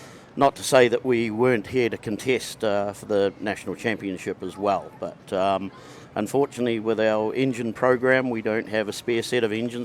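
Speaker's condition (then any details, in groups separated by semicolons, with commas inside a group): No condition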